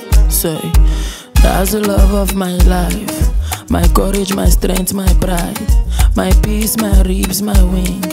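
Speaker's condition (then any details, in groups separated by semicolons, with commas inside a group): No condition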